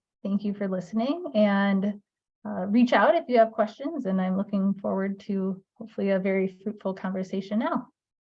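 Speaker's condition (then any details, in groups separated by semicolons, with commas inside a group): No condition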